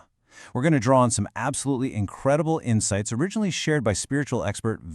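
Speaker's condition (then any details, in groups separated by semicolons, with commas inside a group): No condition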